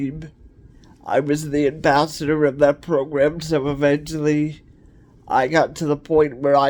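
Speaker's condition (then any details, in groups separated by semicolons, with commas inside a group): Cerebral palsy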